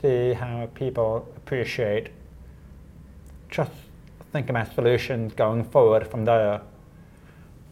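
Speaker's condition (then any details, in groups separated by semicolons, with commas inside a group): Deafness; unable to make phone calls unaided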